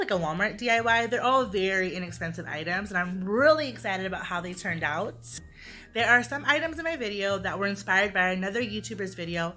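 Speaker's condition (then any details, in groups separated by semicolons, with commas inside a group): No condition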